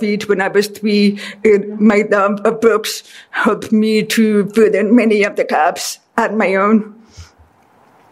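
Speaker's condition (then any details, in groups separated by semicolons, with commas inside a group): Deafness; deaf since childhood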